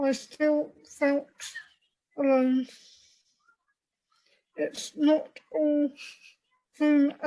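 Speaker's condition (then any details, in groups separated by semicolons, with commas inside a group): Cerebral palsy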